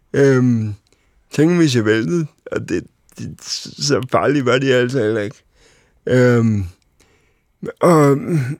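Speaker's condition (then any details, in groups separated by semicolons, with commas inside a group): Cerebral palsy; uses wheelchair, six wheels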